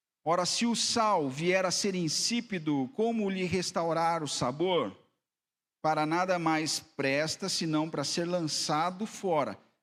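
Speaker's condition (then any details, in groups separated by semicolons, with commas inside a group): No condition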